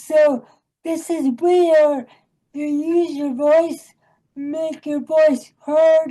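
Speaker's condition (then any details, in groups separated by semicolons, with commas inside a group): Cerebral palsy; from birth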